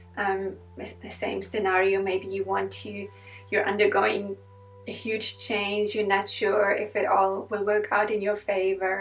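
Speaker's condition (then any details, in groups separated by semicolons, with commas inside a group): No condition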